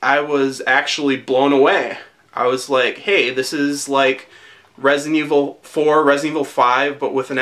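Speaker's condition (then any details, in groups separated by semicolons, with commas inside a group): No condition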